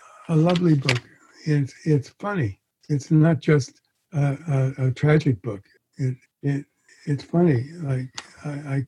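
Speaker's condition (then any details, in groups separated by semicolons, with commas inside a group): Parkinson's disease; chief symptom torpor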